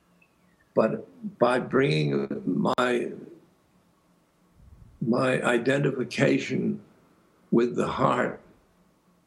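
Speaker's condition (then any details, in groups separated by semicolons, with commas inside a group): Aphasia; speech stops, and things like that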